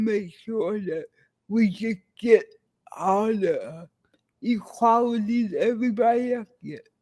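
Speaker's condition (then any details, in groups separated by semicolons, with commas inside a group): Cerebral palsy; speech impairment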